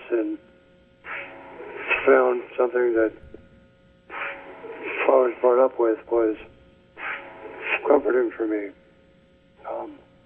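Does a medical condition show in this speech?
Yes: ALS; first symptom twitches in chest, specialist took six to eight months to diagnose, almost six years since diagnosis; speech getting worse.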